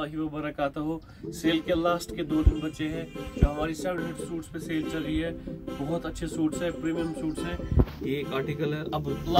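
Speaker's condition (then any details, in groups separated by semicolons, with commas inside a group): No condition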